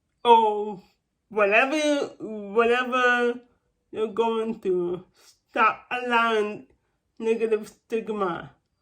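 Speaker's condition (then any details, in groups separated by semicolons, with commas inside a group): Cerebral palsy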